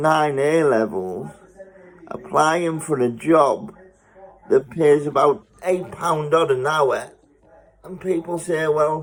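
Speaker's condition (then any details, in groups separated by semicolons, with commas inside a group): Spastic cerebral palsy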